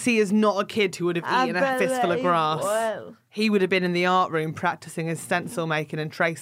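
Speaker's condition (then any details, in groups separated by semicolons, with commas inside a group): No condition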